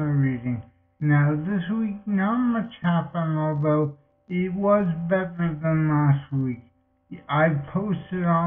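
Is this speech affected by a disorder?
Yes: multiple sclerosis.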